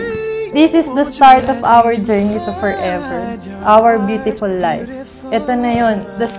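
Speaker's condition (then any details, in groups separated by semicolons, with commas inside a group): No condition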